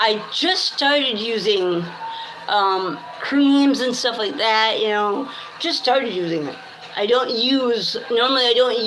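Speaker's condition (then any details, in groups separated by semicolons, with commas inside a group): Cerebral palsy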